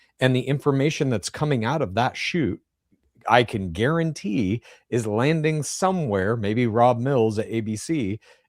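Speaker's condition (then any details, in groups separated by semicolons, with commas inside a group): No condition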